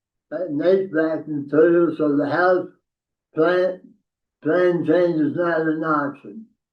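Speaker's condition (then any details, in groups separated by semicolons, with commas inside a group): Tongue cancer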